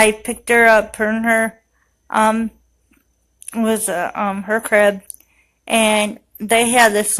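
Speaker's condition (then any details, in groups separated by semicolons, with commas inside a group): Cerebral palsy; affects walking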